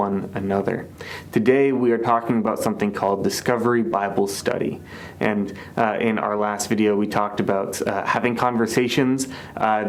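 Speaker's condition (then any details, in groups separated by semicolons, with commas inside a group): No condition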